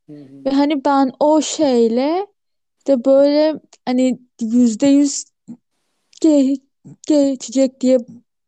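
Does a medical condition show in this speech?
Yes: stuttering; failed 10-15 day cure center in Turkey, tongue and jaw exercises, practiced speech modification; part-word and sound repetitions, frequent fillers e and hani; here repeated sounds.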